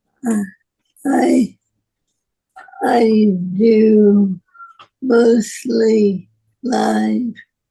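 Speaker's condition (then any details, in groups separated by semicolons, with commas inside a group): Parkinson's disease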